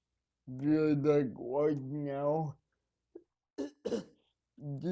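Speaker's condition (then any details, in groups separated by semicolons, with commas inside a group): Cerebral palsy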